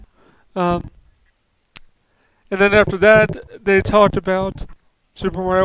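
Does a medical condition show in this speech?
Yes: cerebral palsy.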